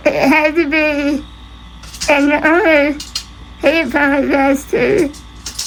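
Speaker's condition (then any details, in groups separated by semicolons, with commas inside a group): Spinal muscular atrophy type 2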